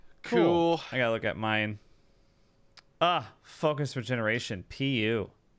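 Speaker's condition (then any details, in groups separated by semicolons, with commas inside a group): No condition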